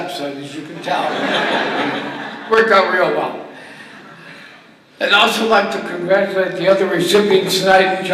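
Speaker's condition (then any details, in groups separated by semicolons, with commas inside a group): ALS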